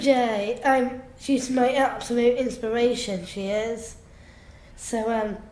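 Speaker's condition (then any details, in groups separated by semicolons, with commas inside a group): Down syndrome; held back a year at primary school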